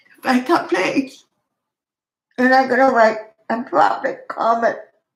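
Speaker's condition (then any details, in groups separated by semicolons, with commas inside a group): Cerebral palsy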